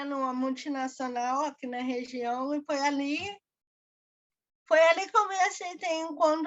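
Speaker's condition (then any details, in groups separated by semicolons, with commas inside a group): Cerebral palsy; birth brain injury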